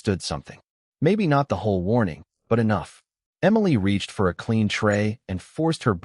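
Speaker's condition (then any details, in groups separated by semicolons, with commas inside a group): No condition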